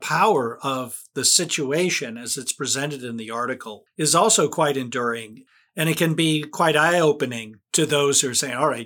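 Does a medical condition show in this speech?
No.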